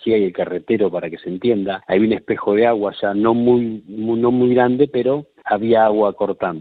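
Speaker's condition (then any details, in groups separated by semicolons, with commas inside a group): No condition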